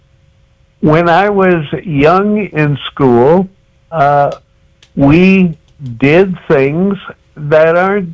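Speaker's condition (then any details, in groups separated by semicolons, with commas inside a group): Cerebral palsy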